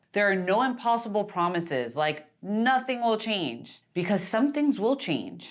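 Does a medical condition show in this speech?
No.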